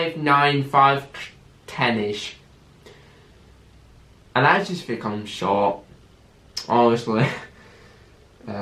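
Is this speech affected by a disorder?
Yes: cerebral palsy with stammer.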